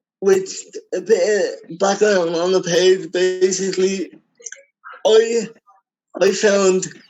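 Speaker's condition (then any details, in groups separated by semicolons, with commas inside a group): Cerebral palsy; wheelchair user since childhood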